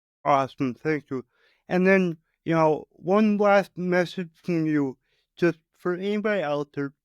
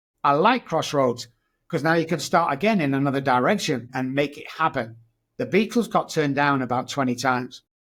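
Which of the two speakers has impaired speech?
The first: cerebral palsy; cerebral palsy from birth asphyxia, whole body including hands.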